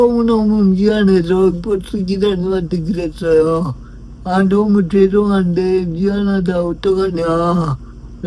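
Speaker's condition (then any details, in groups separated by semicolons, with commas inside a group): Brain lesion disability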